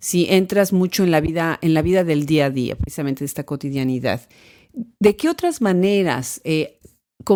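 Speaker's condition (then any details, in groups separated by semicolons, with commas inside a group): No condition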